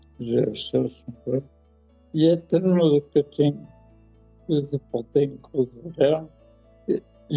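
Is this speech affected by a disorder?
Yes: multiple sclerosis; fatigue, pain, physical limits; altered speech.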